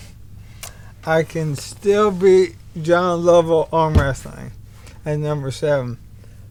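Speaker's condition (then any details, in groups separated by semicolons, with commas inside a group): ALS; bulbar-upper onset, tongue, arms, chest, spreading to diaphragm; confirmed, pulmonary specialist, only half a breath; speech degraded, barely able to talk, half-breath capacity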